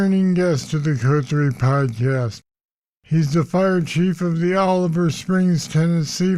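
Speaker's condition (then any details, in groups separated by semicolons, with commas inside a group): Parkinson's disease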